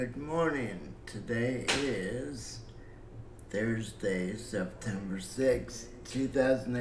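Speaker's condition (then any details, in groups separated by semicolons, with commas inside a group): Cerebral palsy; breathing fine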